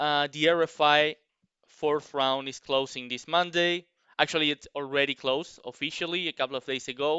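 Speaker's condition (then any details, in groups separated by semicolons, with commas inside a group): No condition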